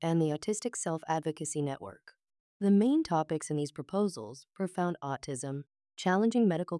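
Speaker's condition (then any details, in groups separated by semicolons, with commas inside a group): No condition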